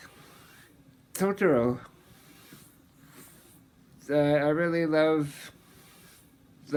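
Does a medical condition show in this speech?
Yes: muscular dystrophy, Duchenne.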